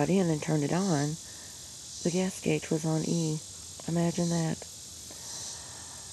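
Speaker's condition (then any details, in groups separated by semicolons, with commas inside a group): No condition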